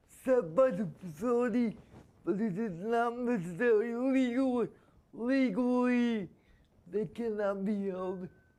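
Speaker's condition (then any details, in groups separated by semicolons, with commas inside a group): Spastic quadriplegia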